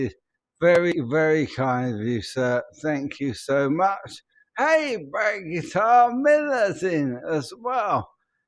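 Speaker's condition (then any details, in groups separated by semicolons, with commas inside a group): ALS; speech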